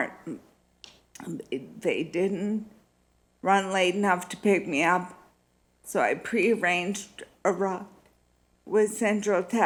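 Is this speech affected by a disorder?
Yes: multiple sclerosis; needs time to get voice up.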